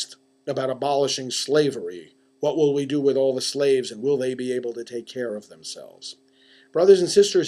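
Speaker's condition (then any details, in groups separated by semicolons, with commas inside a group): No condition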